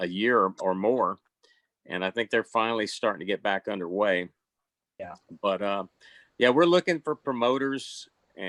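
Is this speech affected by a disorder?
No.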